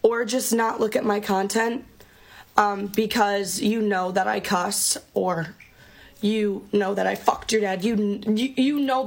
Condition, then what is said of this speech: Tourette syndrome. This is like making my tics go crazy.